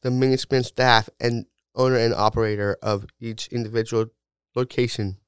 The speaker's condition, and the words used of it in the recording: Down syndrome. I love talking to crowds, large and small, and and on stage.